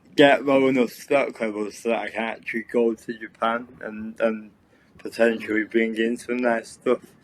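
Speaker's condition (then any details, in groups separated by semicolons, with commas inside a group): Cerebral palsy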